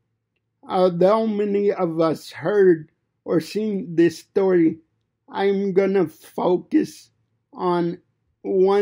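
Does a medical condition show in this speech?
Yes: cerebral palsy; fine motor impairment.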